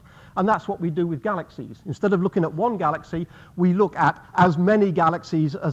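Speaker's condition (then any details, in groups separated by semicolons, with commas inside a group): No condition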